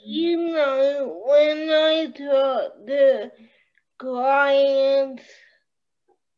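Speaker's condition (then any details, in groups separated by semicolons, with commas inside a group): Cerebral palsy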